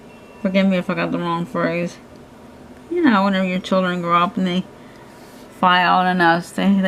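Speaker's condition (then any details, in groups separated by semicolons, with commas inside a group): Cerebral palsy; hands affected, shaking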